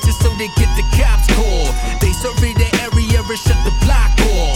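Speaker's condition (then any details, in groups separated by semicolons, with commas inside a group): No condition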